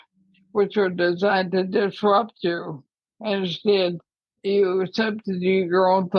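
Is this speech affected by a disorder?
Yes: ALS.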